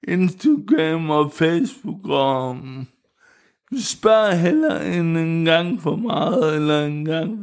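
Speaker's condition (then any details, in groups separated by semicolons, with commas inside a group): Cerebral palsy; wheelchair user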